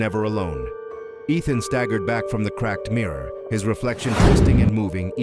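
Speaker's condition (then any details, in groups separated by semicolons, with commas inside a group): No condition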